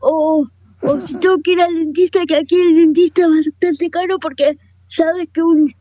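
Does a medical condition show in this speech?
Yes: cerebral palsy, quadriparesis; wheelchair user.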